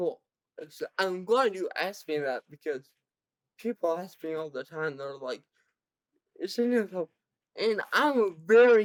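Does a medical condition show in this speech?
Yes: cerebral palsy; present from birth, severe.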